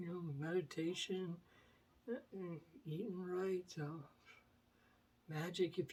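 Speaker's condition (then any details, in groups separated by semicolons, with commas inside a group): Myasthenia gravis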